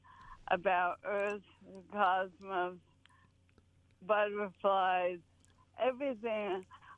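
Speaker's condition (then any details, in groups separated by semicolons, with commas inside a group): ALS; great difficulty speaking, speech garbled, still talking and swallowing food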